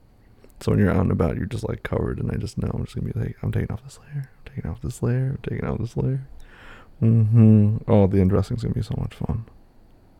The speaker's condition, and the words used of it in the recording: No condition.